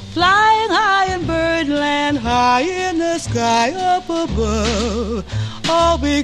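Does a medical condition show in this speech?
No.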